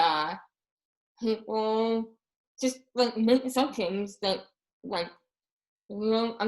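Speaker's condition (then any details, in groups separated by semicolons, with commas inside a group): Moebius syndrome; paralyzed tongue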